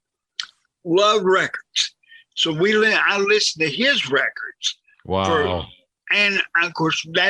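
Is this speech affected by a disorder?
Yes: cerebral palsy, severe.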